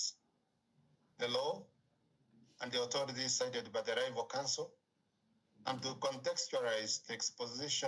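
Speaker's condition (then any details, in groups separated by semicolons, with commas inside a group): No condition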